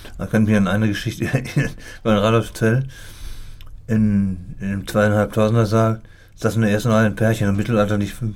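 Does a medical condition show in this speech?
Yes: Parkinson's disease; symptoms initially ignored, brainstem and movement affected, fine motor decline, shrinking handwriting; impaired fine motor skills, unusual posture, 90 percent disability, gets attacks, daily tasks take longer; says speech, cognition and memory not affected by Parkinson.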